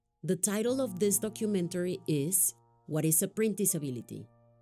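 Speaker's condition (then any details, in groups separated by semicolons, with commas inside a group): No condition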